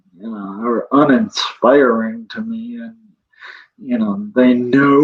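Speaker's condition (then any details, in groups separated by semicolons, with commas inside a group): Cerebral palsy; present from birth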